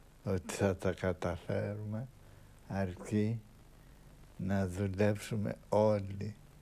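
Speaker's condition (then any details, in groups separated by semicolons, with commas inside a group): Parkinson's disease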